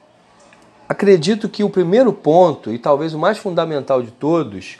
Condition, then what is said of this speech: None; typical speech.